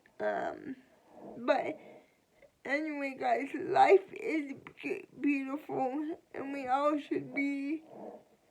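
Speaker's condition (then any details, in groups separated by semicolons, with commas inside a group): Cerebral palsy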